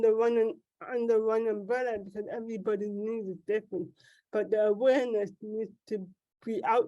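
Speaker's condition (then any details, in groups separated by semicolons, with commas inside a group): Cerebral palsy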